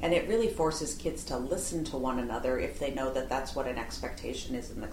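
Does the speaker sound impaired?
No.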